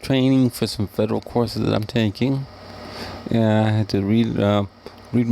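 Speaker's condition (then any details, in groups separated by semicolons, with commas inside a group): Cerebral palsy; wheelchair user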